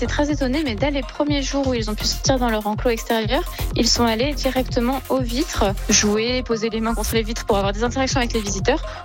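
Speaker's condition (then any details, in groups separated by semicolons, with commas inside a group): No condition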